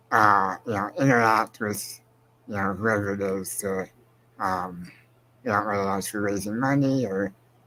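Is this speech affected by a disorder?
Yes: spinal muscular atrophy.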